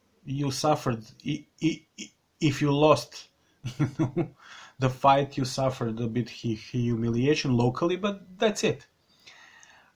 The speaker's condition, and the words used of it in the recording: Stuttering. Yes. In my times also, I mean, I was bullied also as a kid because I stutter mostly, and I was bullied.